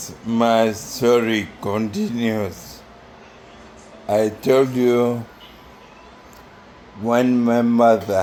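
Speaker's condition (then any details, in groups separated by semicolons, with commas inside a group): Neurological disease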